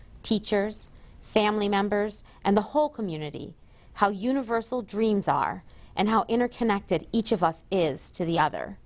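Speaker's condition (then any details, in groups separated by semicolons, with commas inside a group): No condition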